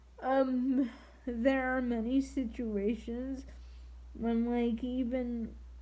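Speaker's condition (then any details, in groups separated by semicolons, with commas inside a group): Triplegic cerebral palsy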